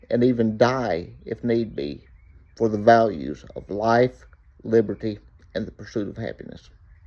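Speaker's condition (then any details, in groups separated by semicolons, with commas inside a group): Cerebral palsy; reports speaking clearly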